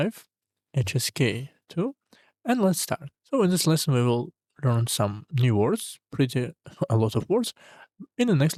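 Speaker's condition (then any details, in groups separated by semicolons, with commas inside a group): No condition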